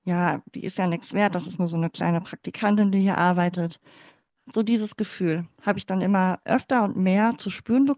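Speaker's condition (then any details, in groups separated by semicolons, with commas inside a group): Cleft palate; congenital, born in former GDR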